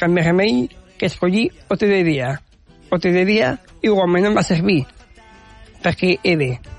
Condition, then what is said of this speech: Down syndrome. Aquí es coneix aquesta capacitat comunicativa que tinc de parlar al davant de la ràdio, com estic avui, o per parlar davant del públic.